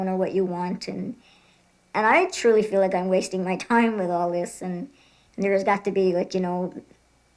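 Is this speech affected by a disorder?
No.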